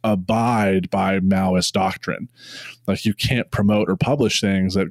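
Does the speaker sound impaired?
No.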